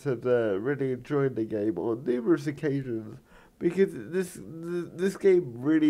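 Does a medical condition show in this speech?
Yes: cerebral palsy.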